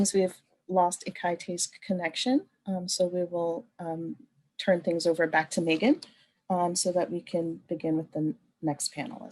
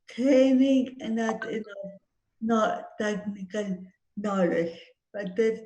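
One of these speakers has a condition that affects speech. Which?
The second: cerebral palsy; speech impediment.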